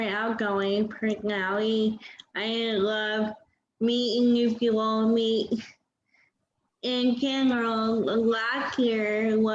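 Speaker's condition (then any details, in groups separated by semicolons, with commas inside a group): Cerebral palsy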